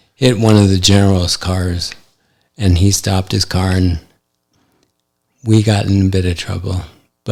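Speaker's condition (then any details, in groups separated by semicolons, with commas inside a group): ALS; affects hand function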